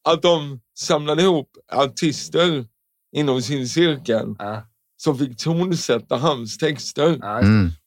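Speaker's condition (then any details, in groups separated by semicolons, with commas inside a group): Cerebral palsy; constant tension in all muscles, shorter muscles, stiffness, left leg turns inward; tongue completely stiff in childhood, speech therapist to train speech, speech impediment now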